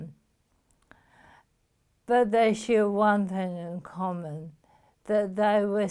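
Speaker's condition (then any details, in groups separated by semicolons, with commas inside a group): Motor neuron disease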